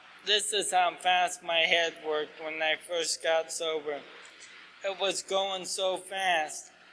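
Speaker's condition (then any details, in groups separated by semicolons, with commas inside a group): ALS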